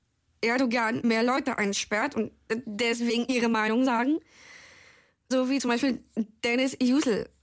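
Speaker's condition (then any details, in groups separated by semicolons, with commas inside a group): Down syndrome; from birth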